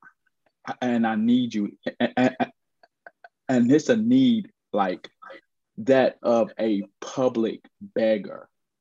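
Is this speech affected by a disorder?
Yes: stuttering; lifelong stutter, aware of it from about age 4; still stutters, speaks on stage, gave TEDx Charlotte talk, speaking coach Naeem; once felt unable to make sales or phone calls; here blocks.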